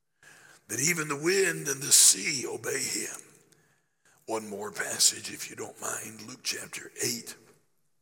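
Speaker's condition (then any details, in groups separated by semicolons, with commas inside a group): Laryngeal cancer after radiation, growth on voice box treated with radiation and chemotherapy; voice box not removed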